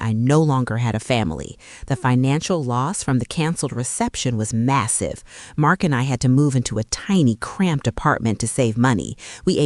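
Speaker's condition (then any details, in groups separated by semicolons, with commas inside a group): No condition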